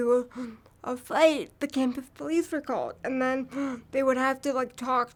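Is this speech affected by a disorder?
Yes: cerebral palsy; from birth.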